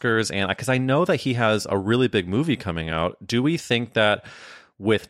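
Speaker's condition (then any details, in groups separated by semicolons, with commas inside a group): No condition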